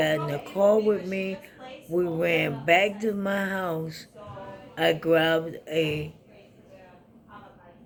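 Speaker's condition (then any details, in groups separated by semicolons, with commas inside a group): ALS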